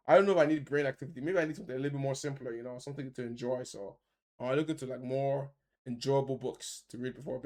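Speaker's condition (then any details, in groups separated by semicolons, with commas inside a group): No condition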